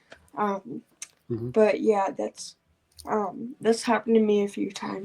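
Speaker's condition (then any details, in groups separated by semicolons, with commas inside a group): Cerebral palsy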